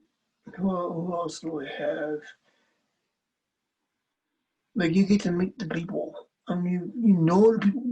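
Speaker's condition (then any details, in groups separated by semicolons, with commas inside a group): Cerebral palsy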